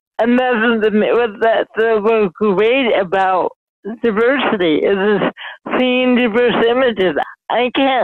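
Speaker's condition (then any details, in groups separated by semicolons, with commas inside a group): Mild cerebral palsy; speech affected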